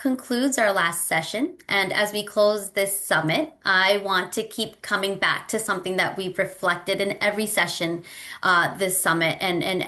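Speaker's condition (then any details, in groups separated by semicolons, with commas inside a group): No condition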